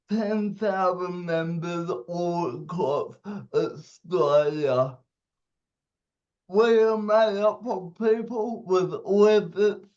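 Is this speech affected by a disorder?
Yes: cerebral palsy; fine motor skills severely limited.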